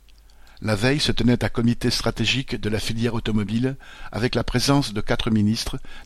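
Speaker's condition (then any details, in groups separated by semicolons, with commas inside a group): No condition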